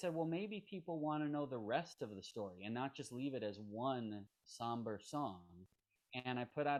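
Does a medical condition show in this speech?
No.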